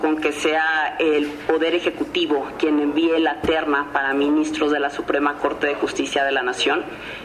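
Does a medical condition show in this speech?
No.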